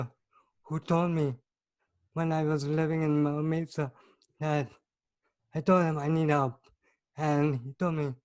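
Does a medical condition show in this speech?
Yes: cerebral palsy.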